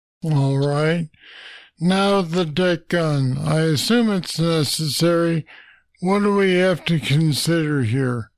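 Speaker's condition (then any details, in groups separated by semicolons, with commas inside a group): Parkinson's disease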